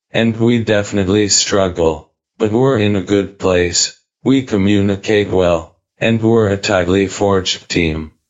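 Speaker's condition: ALS, speech-generating device; diagnosed at age 34, lost walking, talking and breathing, tracheostomy and ventilator; eight years since diagnosis, ventilator dependent via tracheostomy; cannot speak, eye-activated synthetic voice built from voice banking, types replies, silences while typing

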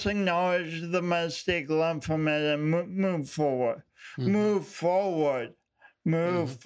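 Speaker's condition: Speech impediment; speaks publicly

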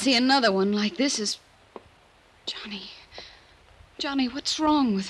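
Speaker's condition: No condition

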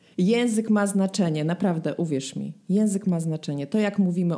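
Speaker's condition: No condition

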